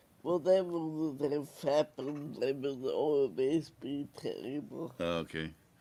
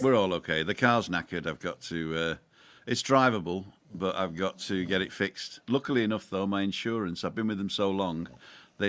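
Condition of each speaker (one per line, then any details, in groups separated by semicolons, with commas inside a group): Multiple sclerosis
No condition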